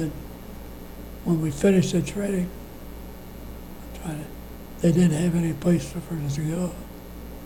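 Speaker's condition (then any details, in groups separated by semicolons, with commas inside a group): Parkinson's disease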